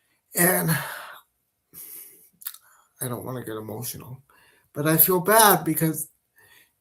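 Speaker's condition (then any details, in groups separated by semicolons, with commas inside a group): Cerebral palsy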